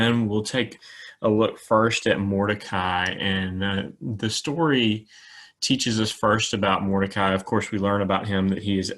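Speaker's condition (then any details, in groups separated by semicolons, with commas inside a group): No condition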